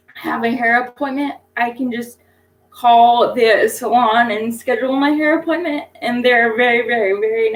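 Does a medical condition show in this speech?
Yes: cerebral palsy; infant ventilator.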